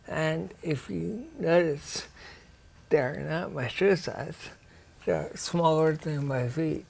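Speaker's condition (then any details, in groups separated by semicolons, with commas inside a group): Ataxia; rare, progressive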